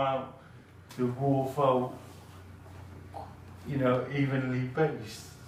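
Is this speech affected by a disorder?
Yes: cerebral palsy; from birth, used one crutch.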